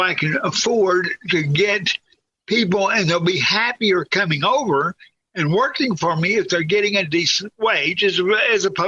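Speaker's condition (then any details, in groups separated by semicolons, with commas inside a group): Cerebral palsy, severe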